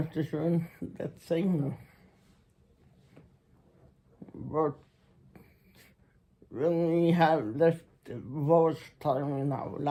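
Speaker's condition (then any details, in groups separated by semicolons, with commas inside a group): Muscular Parkinson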